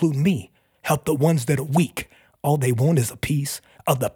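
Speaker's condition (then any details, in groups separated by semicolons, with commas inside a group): No condition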